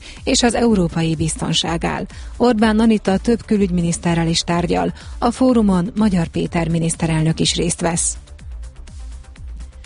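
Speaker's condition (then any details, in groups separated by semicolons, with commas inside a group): No condition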